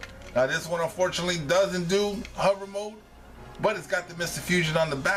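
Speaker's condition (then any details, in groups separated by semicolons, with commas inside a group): No condition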